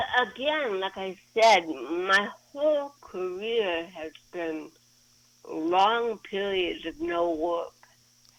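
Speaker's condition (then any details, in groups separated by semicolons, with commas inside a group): Cerebral palsy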